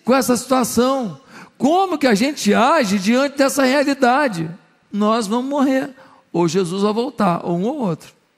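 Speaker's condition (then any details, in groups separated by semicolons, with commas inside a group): No condition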